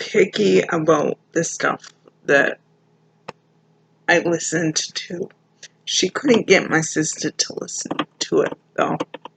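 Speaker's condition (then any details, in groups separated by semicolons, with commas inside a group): Cerebral palsy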